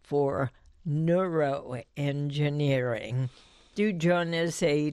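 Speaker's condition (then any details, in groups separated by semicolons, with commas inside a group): Spasmodic dysphonia; like partial vocal cord paralysis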